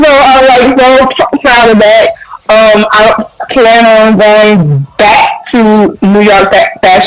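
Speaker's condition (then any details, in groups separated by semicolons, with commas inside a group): Stutter; stutter since age 3; people took voice away because of stutter; prolonged sounds, blocks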